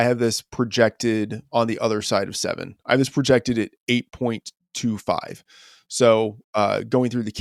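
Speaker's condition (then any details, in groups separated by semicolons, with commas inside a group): No condition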